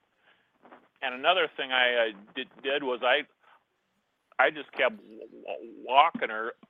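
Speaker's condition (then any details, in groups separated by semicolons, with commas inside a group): Stutter; cerebral palsy; cerebral palsy from birth, very limited use of right side; words flow once involved in topic, host says sounds great; repeated sounds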